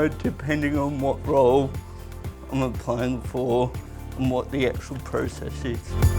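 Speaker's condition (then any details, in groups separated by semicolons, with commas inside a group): Cerebral palsy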